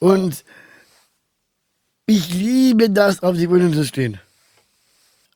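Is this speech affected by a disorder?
Yes: Down syndrome; trisomy 21.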